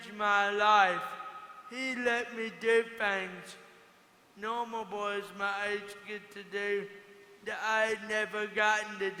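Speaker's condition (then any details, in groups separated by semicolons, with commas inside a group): Cerebral palsy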